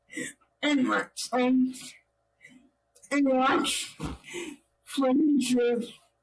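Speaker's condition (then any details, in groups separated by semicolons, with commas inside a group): Cerebral palsy; from birth, physical disability; own voice needs subtitles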